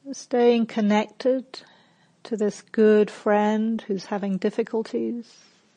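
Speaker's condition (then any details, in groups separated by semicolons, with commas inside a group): No condition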